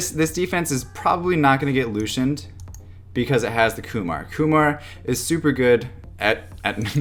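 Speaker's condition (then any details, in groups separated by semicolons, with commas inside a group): No condition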